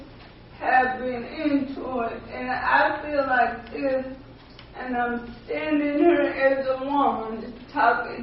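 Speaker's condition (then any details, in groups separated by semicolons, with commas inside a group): Cerebral palsy; condition affects how speaker talks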